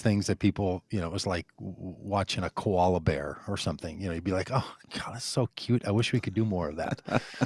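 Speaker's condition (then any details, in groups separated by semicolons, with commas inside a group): No condition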